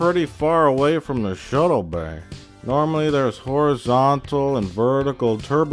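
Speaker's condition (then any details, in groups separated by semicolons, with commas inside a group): No condition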